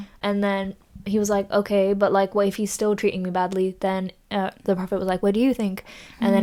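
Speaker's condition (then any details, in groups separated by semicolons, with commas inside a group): No condition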